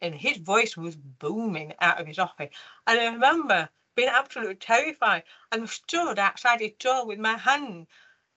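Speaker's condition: Profound deafness; congenital, undiagnosed until age four, chest-worn hearing aid box from age four, considered for cochlear implant; delayed speech development, mother taught tongue and mouth placement by feeling buzzing, speech good but sounds short-tongued

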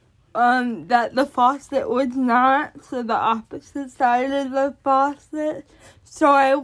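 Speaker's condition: Cerebral palsy; born addicted

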